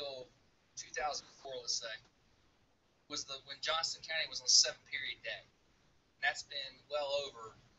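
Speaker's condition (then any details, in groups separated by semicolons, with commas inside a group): No condition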